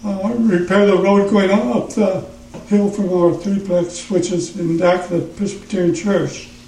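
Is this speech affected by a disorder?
Yes: Parkinson's; trouble in the throat while speaking.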